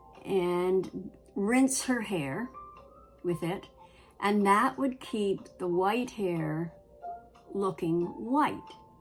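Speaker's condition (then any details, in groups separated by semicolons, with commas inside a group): No condition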